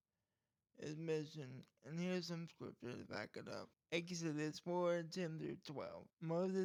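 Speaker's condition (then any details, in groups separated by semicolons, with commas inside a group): Cerebral palsy; speech problem from condition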